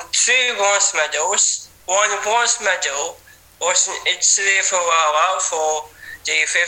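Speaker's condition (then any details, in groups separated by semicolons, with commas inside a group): Down syndrome; age 19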